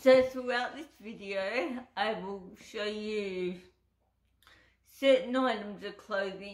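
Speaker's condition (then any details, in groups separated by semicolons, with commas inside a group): Cerebral palsy; uses wheelchair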